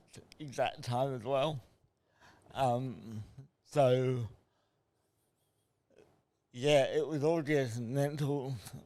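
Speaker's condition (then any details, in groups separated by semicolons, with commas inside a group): Cerebral palsy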